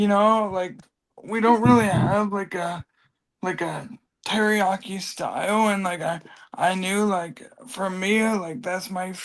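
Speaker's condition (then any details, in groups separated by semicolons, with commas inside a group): Cerebral palsy; from birth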